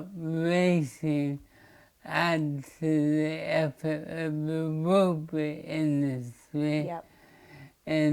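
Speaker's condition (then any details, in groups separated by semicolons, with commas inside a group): Motor neurone disease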